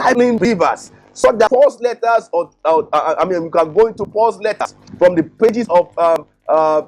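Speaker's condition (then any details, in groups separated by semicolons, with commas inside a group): No condition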